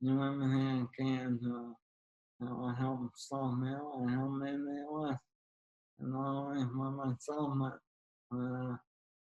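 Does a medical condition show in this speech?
Yes: ALS; young onset, slow progressor.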